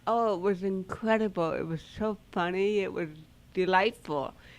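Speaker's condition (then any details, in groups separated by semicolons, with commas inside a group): Cerebral palsy; speech therapy as child, still speaks publicly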